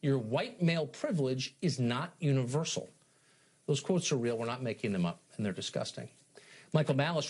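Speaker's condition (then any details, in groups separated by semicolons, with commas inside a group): No condition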